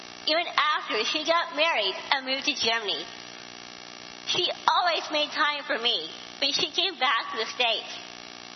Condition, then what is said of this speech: Down syndrome. Interesting, it's hard sometimes to pick up the lady's diction because of her Down syndrome.